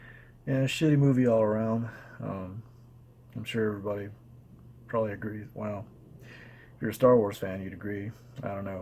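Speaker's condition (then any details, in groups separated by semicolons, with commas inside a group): No condition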